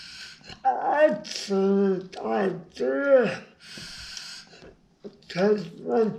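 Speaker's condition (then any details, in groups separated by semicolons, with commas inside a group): Brain injury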